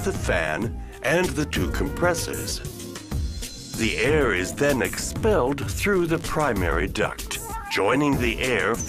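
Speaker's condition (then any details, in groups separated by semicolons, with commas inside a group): No condition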